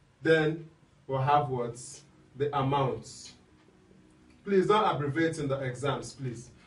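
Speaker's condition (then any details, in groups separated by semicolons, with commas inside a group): No condition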